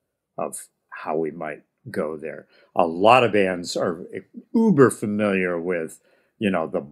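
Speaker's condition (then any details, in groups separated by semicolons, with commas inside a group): No condition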